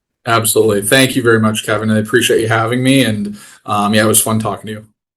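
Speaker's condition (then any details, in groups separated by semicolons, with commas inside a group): No condition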